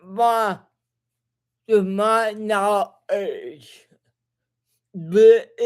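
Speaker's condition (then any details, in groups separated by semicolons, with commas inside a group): Cerebral palsy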